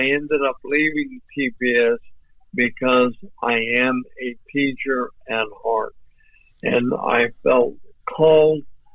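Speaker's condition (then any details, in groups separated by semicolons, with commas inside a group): ALS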